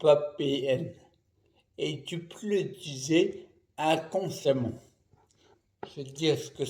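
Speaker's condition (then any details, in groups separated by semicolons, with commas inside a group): Primary progressive multiple sclerosis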